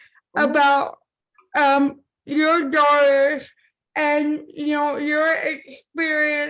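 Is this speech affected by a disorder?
Yes: cerebral palsy; from birth; impaired speech.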